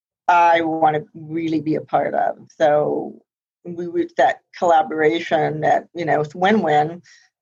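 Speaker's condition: Profound hearing loss, congenital, high-frequency; no hearing aids, relies on lip reading and body language

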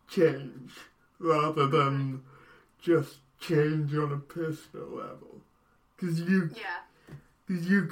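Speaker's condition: Cerebral palsy; brain damage at or around birth, affects coordination and muscle control of whole body

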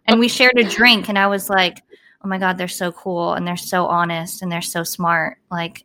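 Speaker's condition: Cleft palate

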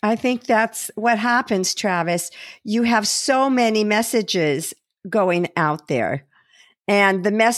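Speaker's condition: No condition

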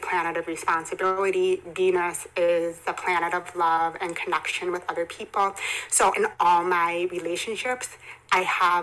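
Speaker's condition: Hearing impairment; bilateral cochlear implants

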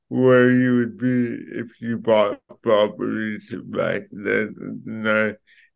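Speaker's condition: Cerebral palsy; affects speech

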